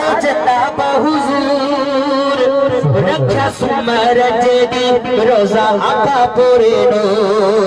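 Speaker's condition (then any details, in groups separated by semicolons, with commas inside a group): No condition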